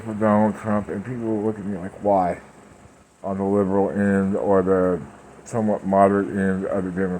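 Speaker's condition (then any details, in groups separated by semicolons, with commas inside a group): Parkinson's; speech impediment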